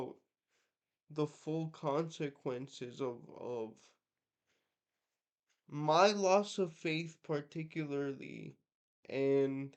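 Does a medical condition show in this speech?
Yes: cerebral palsy, mixed, mild.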